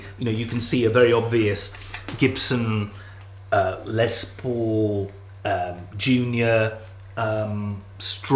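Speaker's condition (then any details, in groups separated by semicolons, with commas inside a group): No condition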